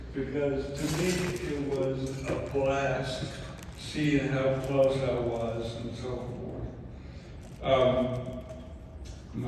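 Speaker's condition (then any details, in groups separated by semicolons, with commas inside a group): ALS; mainly right side and both legs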